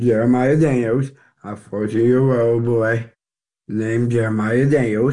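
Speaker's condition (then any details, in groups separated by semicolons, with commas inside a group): Down syndrome; 14 years old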